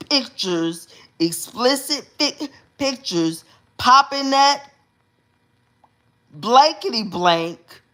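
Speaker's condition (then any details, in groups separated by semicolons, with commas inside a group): Cerebral palsy; uses specialized hospital bed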